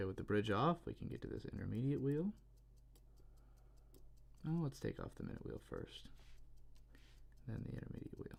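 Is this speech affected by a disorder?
No.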